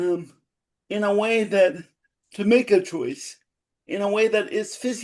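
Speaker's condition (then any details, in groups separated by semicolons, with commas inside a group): Cerebral palsy; spastic type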